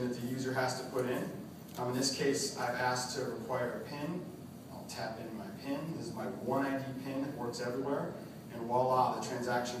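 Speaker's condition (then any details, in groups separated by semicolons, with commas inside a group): No condition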